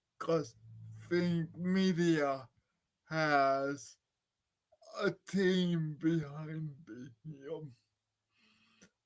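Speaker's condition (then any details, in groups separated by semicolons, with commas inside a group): Cerebral palsy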